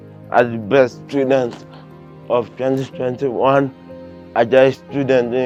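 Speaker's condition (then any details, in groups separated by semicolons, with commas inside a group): Cerebral palsy, severe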